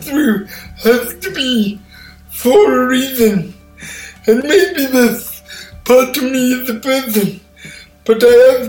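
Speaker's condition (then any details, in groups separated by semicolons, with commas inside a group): Cerebral palsy; takes listeners a while to catch on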